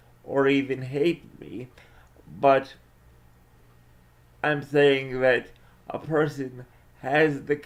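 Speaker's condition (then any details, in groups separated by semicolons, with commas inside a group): Cerebral palsy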